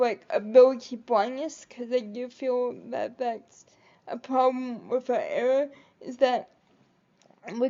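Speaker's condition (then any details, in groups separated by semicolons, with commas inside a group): Cerebral palsy; quadriplegic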